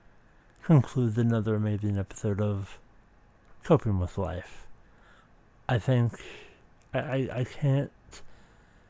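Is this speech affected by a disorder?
Yes: speech impediment.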